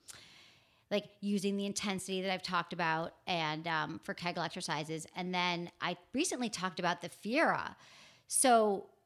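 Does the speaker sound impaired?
No.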